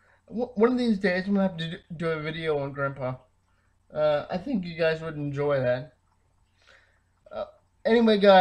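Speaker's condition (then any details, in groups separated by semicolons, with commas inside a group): Cerebral palsy, spastic diplegia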